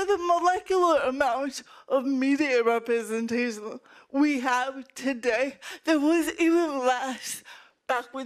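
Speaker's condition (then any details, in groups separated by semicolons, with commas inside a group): Cerebral palsy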